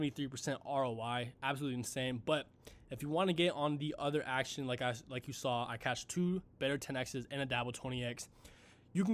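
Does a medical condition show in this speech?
No.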